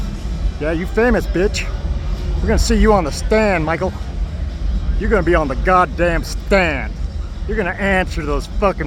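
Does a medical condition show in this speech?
No.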